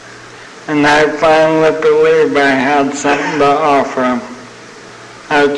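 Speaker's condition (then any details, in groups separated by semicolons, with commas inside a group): ALS (Lou Gehrig's disease); young onset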